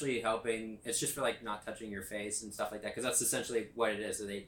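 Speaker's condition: No condition

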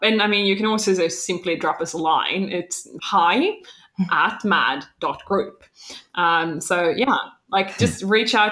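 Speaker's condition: No condition

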